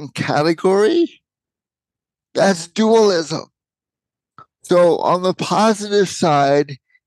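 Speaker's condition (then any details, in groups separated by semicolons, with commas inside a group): Cerebral palsy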